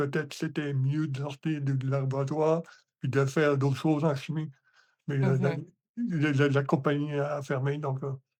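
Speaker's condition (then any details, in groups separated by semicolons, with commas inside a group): Hemiparalysis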